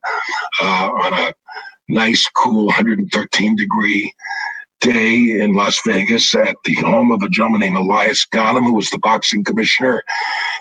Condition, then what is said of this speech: Throat cancer. And he literally gave me back a voice for Bryce's bar mitzvah, and he promised me he would.